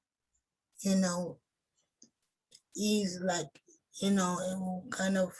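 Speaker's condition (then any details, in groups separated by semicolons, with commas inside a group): Cerebral palsy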